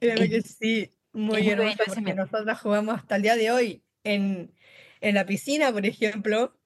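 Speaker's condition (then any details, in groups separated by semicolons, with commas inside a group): Down syndrome; congenital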